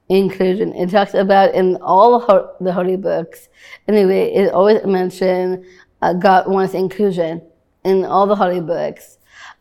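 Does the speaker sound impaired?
Yes: Down syndrome.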